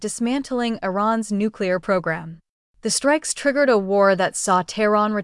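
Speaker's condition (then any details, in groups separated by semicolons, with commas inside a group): No condition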